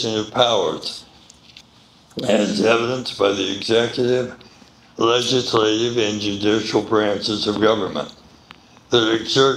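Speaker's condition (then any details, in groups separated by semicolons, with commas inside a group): Medical condition affecting speech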